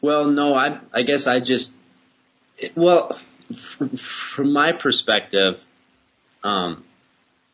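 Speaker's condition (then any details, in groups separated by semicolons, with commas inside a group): Stuttering; little daily speaking practice; frequent short stutters rather than long blocks, no speaking strategies ever worked on; worse explaining technical things, less with familiar listeners and regular talking; repeated sounds, prolonged sounds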